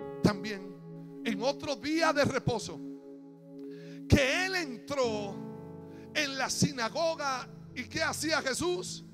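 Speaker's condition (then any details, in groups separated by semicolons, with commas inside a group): No condition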